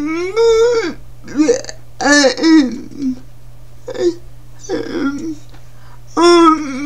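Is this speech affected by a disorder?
Yes: cerebral palsy.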